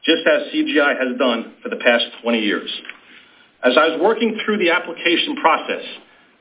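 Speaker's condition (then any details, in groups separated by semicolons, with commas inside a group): No condition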